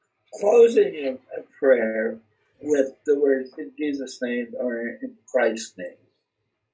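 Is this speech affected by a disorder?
Yes: cerebral palsy; speech not affected.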